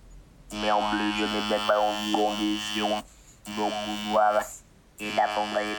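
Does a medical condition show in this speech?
Yes: total pharyngolaryngectomy; tracheal stenosis, partial oesophagectomy.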